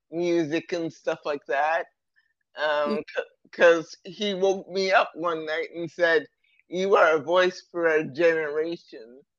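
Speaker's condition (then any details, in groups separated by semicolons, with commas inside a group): Cerebral palsy; present from birth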